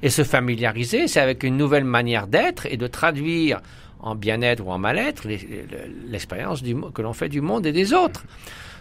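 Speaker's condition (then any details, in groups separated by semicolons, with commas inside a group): No condition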